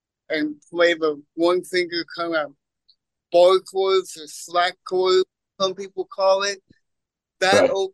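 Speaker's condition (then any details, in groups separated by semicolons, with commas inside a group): Cerebral palsy; congenital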